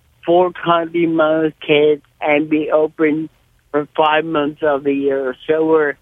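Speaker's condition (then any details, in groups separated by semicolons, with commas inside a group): Cerebral palsy, severe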